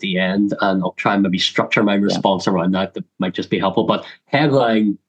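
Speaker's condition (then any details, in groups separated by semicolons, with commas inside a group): Cleft lip and palate; congenital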